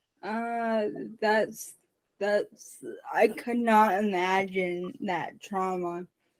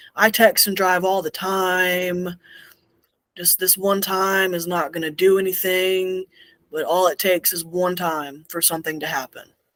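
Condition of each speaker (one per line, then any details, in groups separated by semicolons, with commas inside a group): Cerebral palsy; from birth, brain injury in womb
No condition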